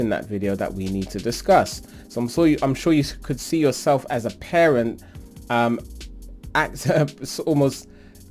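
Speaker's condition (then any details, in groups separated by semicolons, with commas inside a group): No condition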